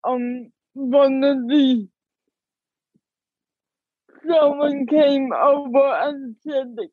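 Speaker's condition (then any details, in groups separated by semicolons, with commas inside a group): Ataxic cerebral palsy; speech audibly affected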